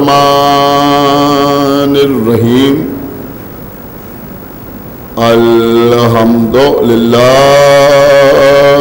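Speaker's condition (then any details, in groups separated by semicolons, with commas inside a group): No condition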